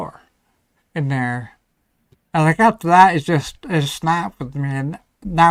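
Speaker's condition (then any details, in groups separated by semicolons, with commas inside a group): Ataxia; may slur speech, may sound drunk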